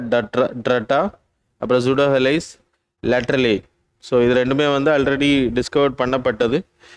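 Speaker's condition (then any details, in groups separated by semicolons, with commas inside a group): No condition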